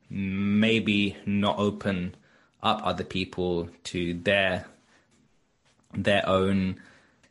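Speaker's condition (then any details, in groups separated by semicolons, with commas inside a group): Stutter; onset age four after two fluent years, ineffective speech therapy, drama school, Birmingham University course; blocking and freezing in childhood, fluent in drama performances, avoided class reading as teen; repeated words, blocks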